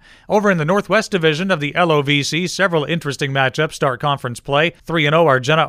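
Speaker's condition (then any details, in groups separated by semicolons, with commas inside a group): No condition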